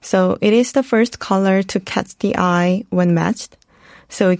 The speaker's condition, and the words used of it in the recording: No condition.